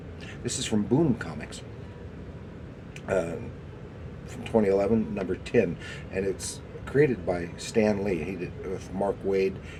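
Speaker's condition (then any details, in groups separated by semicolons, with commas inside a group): No condition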